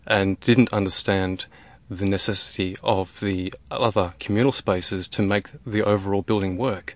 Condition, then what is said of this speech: No condition.